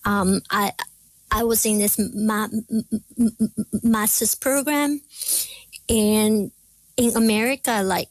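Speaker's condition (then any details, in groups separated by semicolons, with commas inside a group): Stuttering; stutter since school years, concealed first 30 years in China, no school speech-language pathologist; professional stuttering therapy, support groups found via Google, stuttering community; blocks, once fully blocked and silent two minutes in grad class, hid stutter by pretending fluency; repeated sounds, prolonged sounds, blocks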